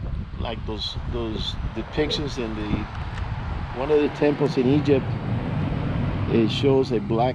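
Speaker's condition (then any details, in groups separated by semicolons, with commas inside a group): No condition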